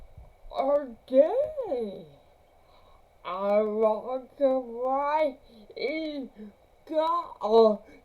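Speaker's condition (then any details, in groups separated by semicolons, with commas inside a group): Cerebral palsy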